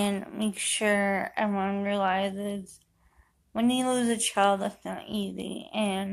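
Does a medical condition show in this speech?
Yes: cerebral palsy; affects walking.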